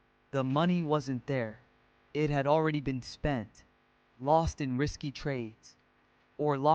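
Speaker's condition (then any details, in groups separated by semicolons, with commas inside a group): No condition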